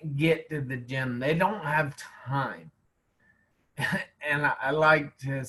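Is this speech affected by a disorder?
Yes: traumatic brain injury.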